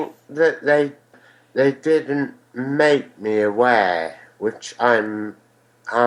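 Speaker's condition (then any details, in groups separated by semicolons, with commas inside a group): Ataxia after cerebellar astrocytoma; after childhood cerebellar tumor removal, brain hemorrhage, stroke; tumour removed at age five; affects balance and speech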